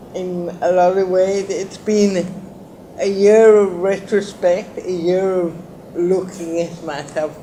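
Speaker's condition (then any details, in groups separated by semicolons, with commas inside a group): Cerebral palsy; lifelong; walks and runs, completed full marathon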